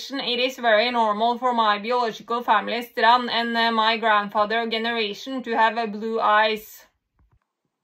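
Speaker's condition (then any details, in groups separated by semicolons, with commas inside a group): No condition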